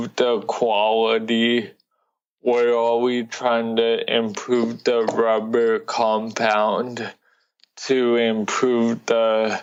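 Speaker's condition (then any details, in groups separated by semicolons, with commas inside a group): Cerebral palsy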